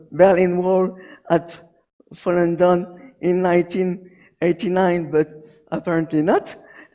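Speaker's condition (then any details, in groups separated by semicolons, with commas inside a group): Cerebral palsy; hyperventilates without physiotherapy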